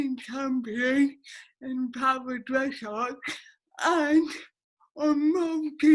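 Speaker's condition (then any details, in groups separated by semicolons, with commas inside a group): Cerebral palsy; affects speech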